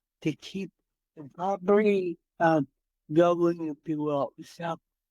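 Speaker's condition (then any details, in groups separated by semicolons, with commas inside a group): Cerebral palsy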